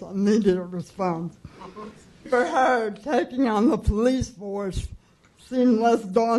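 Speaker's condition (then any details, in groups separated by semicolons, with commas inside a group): Cerebral palsy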